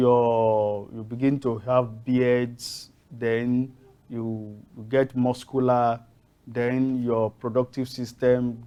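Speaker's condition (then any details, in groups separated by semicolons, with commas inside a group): No condition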